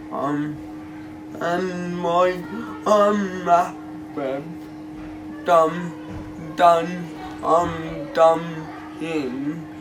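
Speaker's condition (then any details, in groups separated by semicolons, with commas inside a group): Cerebral palsy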